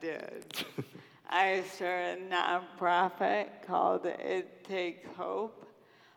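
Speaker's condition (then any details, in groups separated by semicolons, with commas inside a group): Friedreich's ataxia; over two decades since onset, unable to walk, uses wheelchair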